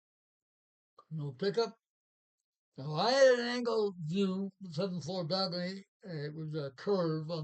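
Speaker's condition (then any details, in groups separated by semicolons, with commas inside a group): Parkinson's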